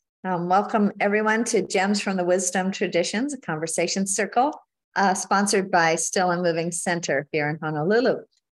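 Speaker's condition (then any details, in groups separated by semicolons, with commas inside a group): No condition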